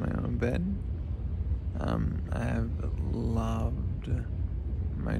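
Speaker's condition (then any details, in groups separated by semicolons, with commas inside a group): Traumatic brain injury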